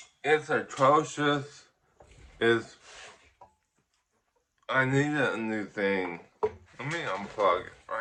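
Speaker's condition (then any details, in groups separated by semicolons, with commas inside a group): Ataxic cerebral palsy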